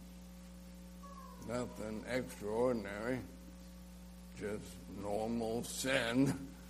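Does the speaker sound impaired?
Yes: ALS; drops things.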